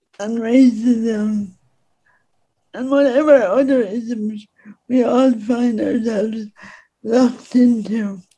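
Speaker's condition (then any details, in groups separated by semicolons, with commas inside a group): Speech impediment; disabled; finds writing easier than speaking, speaks in own way without modifying accent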